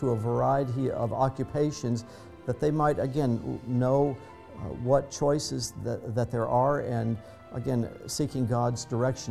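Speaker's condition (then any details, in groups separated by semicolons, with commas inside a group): No condition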